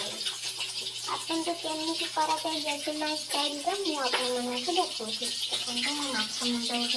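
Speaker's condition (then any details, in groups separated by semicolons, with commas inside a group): No condition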